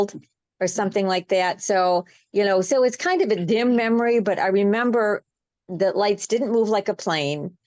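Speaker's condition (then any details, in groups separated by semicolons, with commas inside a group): No condition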